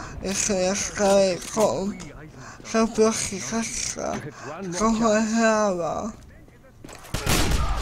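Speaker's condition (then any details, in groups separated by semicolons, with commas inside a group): Cerebral palsy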